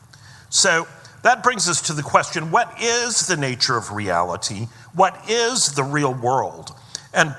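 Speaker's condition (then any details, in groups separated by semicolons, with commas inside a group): No condition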